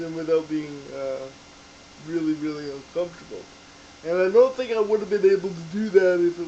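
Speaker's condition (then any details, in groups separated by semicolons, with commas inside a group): Cerebral palsy; diagnosed in infancy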